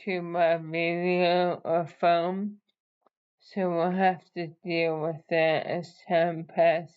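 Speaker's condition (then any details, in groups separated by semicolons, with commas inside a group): ALS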